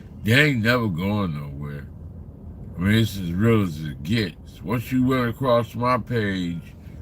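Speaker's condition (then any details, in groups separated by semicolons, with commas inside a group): Slurred speech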